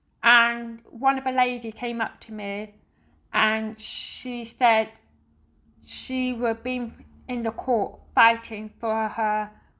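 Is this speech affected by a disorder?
Yes: deafness; lip reads all day among hearing people, finds it tiring.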